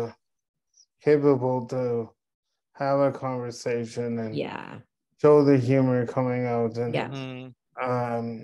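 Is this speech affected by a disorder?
Yes: cerebral palsy.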